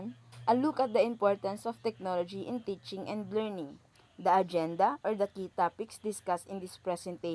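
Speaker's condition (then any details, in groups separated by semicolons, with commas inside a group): No condition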